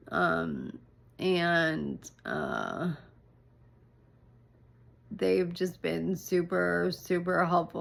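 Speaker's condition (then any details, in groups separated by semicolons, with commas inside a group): ALS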